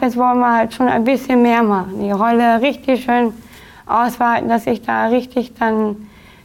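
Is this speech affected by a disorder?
Yes: Down syndrome.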